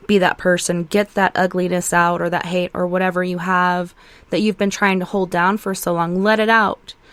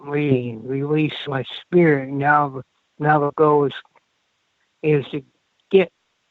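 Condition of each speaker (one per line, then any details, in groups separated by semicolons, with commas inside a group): No condition
Cerebral palsy; hip trouble, tightness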